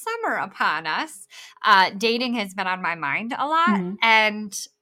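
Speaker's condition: Bilateral cleft lip and palate

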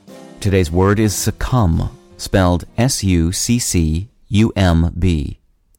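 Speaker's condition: No condition

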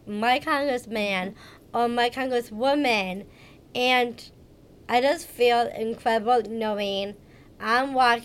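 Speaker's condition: Down syndrome; age 31

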